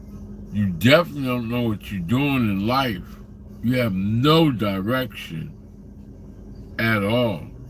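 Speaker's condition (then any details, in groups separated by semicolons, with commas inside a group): Slurred speech; still slurs words occasionally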